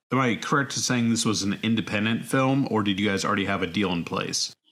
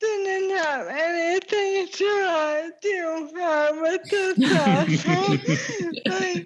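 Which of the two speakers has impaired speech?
The second: ALS; about 8 years since diagnosis.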